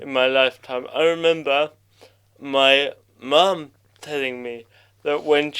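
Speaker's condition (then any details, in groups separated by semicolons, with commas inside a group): Cerebral palsy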